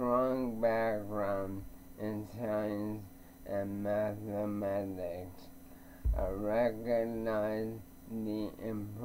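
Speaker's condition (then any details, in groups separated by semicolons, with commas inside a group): ALS; slurred, barely speaks, chokes on water, tongue too weak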